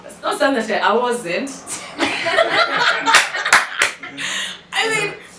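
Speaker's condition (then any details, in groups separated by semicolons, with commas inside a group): No condition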